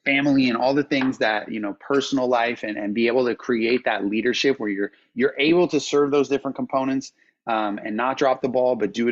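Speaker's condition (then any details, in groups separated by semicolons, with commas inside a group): No condition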